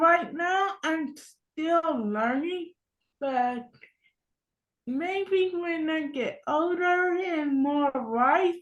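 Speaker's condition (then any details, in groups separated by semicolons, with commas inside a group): Cerebral palsy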